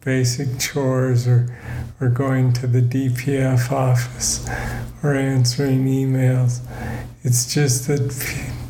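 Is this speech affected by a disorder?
Yes: Parkinson's disease; degenerative nervous system disorder, about 18 years since diagnosis; still cycling, balance problems, reduced control of body functions, tasks take much longer.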